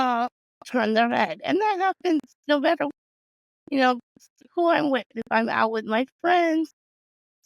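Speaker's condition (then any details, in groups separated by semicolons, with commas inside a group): Cerebral palsy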